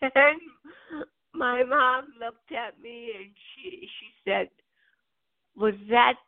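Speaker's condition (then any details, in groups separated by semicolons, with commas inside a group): Cerebral palsy; birth onset, diagnosed at UCLA Medical Center, right hand affected, therapy from 18 months, lower back surgery; progressive nerve-damage hearing loss, hearing aids, falls, pain, broken collarbone, needs text with masks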